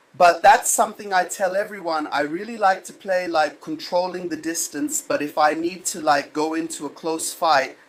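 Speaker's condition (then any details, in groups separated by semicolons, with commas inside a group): No condition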